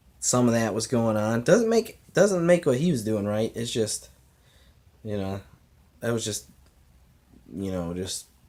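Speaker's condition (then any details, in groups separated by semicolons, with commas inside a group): No condition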